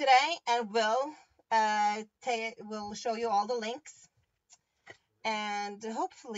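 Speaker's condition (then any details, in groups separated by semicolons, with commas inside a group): No condition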